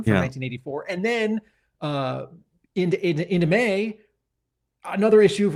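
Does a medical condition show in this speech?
No.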